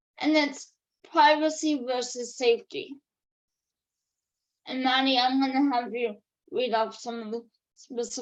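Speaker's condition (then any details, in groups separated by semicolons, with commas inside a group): Cerebral palsy; affects all four limbs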